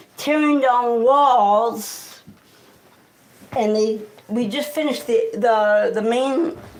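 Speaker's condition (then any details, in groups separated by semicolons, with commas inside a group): Cerebral palsy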